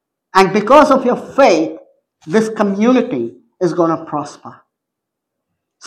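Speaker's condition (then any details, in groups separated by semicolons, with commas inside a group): Cleft palate; congenital cleft palate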